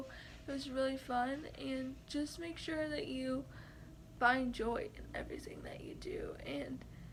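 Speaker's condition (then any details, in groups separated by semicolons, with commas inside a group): Cerebral palsy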